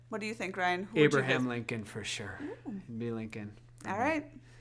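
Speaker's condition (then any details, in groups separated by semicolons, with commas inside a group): No condition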